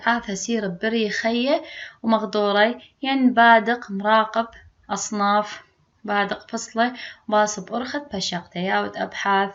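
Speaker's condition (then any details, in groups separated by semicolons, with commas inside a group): No condition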